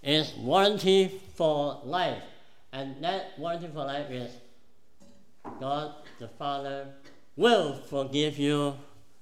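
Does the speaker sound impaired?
Yes: cleft palate; congenital cleft palate.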